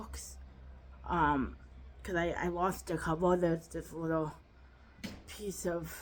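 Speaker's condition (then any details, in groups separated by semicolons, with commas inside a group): Cerebral palsy, quadriplegic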